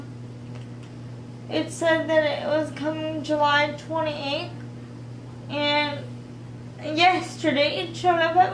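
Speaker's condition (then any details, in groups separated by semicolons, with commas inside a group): Cerebral palsy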